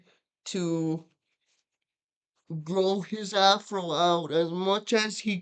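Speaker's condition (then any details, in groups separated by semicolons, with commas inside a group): Cerebral palsy, mixed, mild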